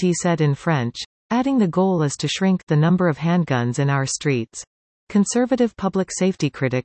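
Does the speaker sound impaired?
No.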